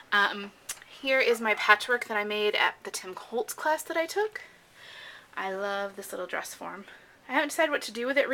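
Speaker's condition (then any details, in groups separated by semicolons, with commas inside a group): No condition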